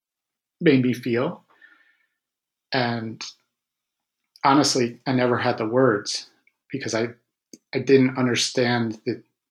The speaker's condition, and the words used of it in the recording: Stuttering. And to me, open stuttering is reducing my reactivity to everything that happens when I stutter that essentially allows me to stutter openly and more easily and without the struggle.